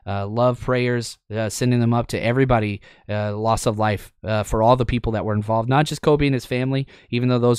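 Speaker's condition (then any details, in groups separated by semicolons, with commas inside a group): No condition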